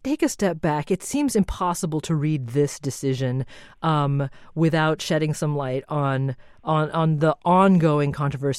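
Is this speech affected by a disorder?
No.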